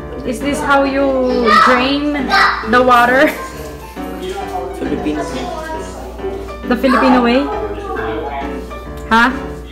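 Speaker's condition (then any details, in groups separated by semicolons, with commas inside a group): No condition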